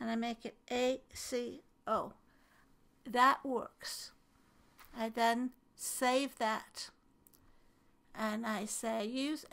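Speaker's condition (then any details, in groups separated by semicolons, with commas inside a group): No condition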